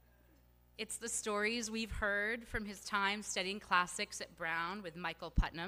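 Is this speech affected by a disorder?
No.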